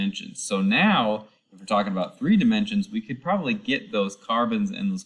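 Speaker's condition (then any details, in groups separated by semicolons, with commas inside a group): No condition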